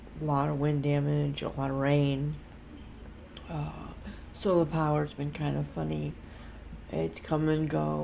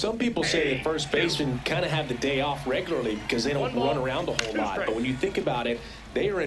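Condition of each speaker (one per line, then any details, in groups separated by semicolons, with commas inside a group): Cerebral palsy
No condition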